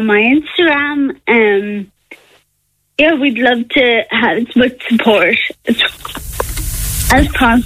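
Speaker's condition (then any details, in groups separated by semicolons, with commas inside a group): Friedreich's ataxia; rare progressive neuromuscular disease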